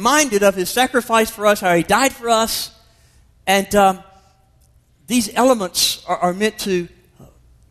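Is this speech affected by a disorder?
No.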